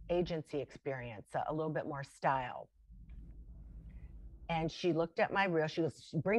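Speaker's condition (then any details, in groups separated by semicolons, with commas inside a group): No condition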